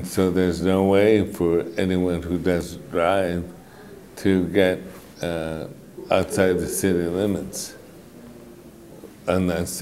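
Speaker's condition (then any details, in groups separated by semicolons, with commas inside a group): Mitochondrial disorder; mitochondrial disorder, walking very difficult; affects speech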